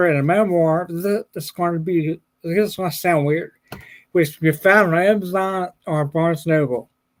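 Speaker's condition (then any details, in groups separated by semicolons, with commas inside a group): Ataxia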